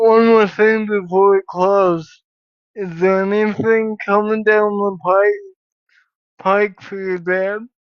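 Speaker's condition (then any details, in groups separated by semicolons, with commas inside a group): Cerebral palsy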